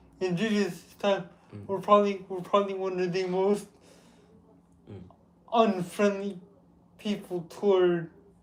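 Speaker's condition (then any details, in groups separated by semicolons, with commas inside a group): Cerebral palsy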